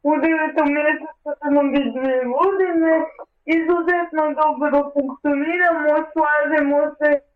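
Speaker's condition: Cerebral palsy; cerebral palsy with blindness, daily help needed for mobility and adapted reading material; steady personal assistant via Druga Zamisao for almost two years, records literature, exams taken orally; own way of breathing and communicating must be shown to each new assistant, very communicative

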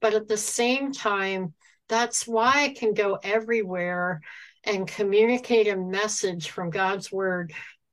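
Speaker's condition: Cleft palate, cleft lip and palate, no nose, severe

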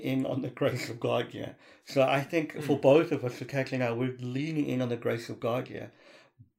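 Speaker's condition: Cleft palate (Pierre Robin syndrome); congenital Pierre Robin syndrome, severe cleft palate, underdeveloped chin, nasal passages, ear, nose and throat affected, hearing problems; still affected by cleft palate, yearly operations until 18, operations every 3-4 years since; delayed speech development, audible speech impediment, listeners often ask for repetition

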